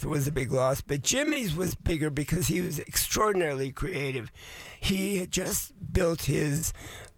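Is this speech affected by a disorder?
Yes: voice changed after vocal cord surgery; about two years since vocal cord surgery.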